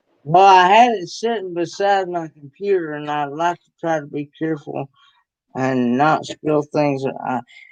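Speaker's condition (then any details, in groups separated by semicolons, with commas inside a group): Cerebral palsy; present since birth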